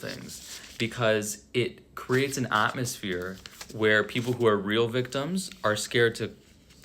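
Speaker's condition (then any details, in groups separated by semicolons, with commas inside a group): No condition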